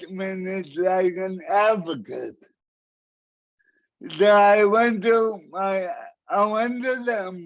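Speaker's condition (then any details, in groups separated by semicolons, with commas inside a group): Cerebral palsy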